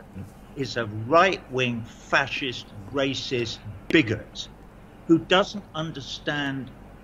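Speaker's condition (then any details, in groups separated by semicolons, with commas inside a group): No condition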